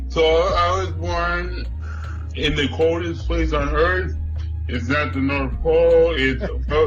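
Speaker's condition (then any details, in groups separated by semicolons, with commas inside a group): Cerebral palsy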